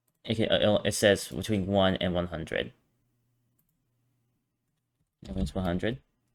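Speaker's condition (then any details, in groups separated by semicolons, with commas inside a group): No condition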